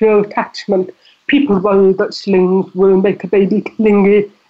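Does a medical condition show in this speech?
Yes: deafness; deafness audible in voice.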